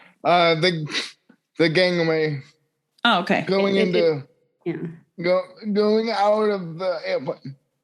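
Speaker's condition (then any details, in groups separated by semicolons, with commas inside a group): Cerebral palsy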